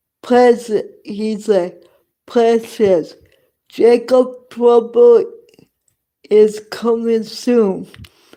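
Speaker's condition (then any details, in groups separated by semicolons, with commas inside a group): Cerebral palsy; present from birth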